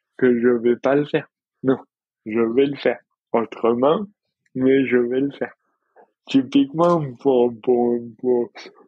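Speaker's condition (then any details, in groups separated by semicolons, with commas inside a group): Dystonia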